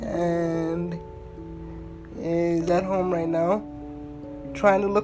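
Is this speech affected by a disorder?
Yes: cerebral palsy; uses wheelchair.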